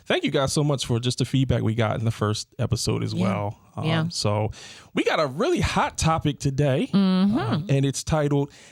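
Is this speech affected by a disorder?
No.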